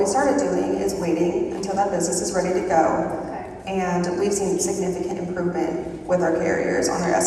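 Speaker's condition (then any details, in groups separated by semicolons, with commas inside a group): No condition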